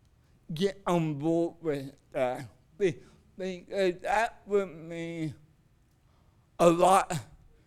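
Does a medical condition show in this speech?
Yes: cerebral palsy.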